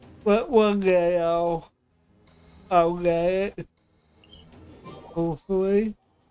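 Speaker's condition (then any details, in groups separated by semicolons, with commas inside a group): Cerebral palsy; affects voice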